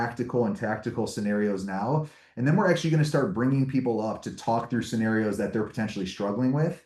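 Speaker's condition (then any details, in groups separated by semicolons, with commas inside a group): No condition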